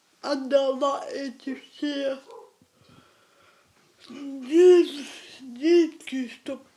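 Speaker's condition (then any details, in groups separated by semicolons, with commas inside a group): Cerebral palsy; hands almost nonfunctional, uses feet for tasks; diagnosed at eight months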